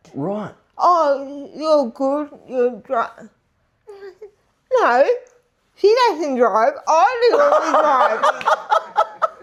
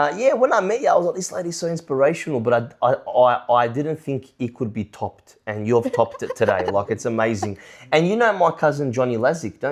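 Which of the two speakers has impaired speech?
The first: disability affecting speech; cerebral palsy from birth, affects body; about 46 years since birth; voice and speech affected, speech therapy from age one.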